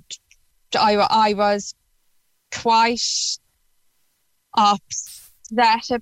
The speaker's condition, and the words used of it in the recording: Stuttering. I don't really stutter around my brother, around my sister.